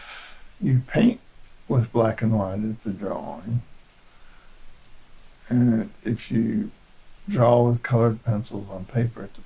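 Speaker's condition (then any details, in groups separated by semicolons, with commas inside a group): Parkinson's disease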